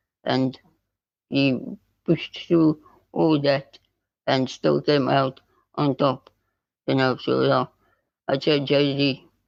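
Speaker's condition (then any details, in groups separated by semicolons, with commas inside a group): Spinal muscular atrophy type 2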